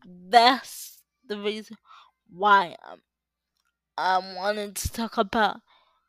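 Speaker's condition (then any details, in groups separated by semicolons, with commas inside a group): Cerebral palsy; uses power wheelchair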